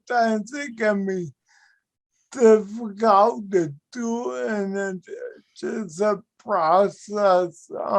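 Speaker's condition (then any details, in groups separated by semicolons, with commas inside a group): Cerebral palsy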